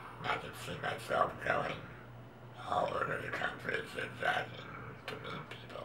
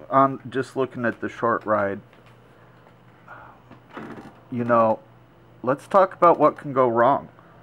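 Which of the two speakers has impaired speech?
The first: laryngectomy; neck breather, stoma, tongue cancer, throat rebuilt with intestine, radiation, neck scarring; cough clears mucus, losing remaining tongue would end voice.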